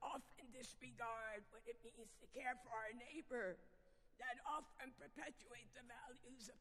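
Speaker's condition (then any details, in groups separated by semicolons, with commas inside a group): Vocal dysphonia; has taken away ability to sing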